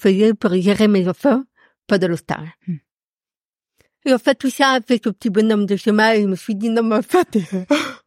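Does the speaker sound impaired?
Yes: profound deafness; noticeable to everyone.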